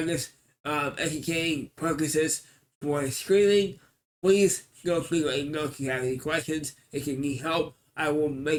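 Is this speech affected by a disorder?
Yes: cerebral palsy.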